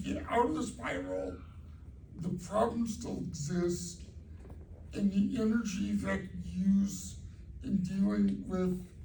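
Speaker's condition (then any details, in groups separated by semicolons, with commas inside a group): Cerebral palsy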